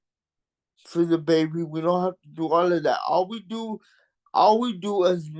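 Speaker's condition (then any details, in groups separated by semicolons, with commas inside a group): Cerebral palsy; mild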